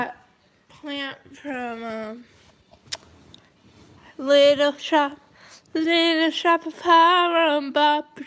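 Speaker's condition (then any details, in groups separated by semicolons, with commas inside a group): Cerebral palsy, mild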